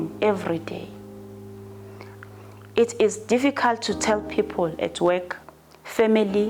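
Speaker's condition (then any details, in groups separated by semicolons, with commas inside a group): No condition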